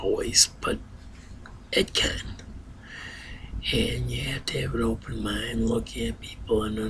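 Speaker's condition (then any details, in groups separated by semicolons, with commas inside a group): Ataxia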